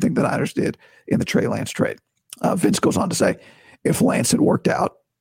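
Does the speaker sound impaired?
Yes: vocal cord surgery recovery; not yet back.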